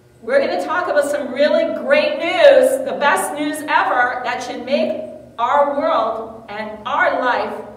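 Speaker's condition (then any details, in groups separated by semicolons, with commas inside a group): No condition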